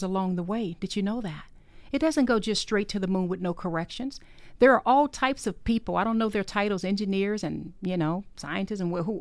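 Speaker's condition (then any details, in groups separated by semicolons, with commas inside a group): No condition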